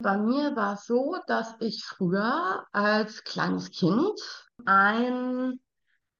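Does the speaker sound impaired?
Yes: Down syndrome.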